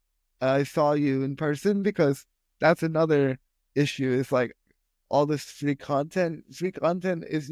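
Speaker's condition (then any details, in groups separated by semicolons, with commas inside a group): Spastic quadriplegia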